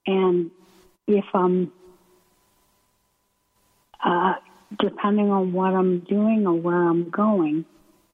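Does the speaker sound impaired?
Yes: ALS; first symptoms subtle in right foot, onset during pre-doctoral internship at VA, wheelchair user, transfer board; about three years since onset, two since diagnosis, can no longer transfer self; weak breathing muscles, hard to speak, may sound weak or unclear, paces speech with breathing, slowing, pausing.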